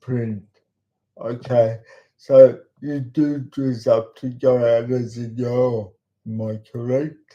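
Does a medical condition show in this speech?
Yes: cerebral palsy; talks slowly.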